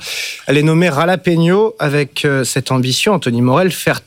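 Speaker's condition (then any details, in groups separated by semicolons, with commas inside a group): No condition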